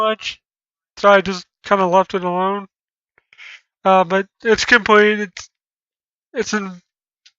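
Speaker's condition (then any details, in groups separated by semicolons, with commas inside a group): Cerebral palsy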